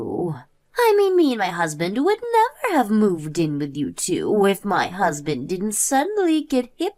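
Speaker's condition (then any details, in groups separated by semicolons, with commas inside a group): No condition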